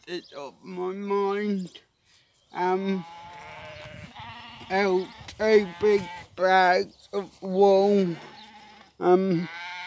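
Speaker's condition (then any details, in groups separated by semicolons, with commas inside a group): Cerebral palsy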